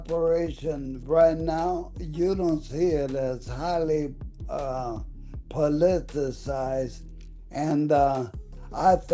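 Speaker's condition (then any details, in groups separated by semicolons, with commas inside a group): ALS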